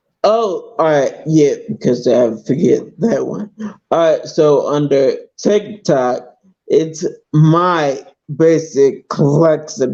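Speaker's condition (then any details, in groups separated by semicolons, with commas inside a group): Multiple sclerosis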